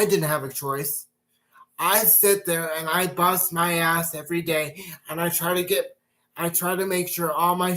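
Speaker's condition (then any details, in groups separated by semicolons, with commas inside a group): Cerebral palsy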